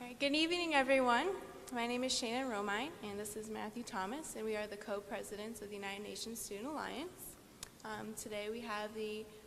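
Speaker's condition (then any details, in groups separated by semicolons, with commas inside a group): No condition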